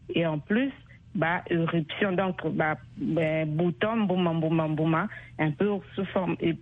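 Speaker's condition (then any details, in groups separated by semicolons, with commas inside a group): No condition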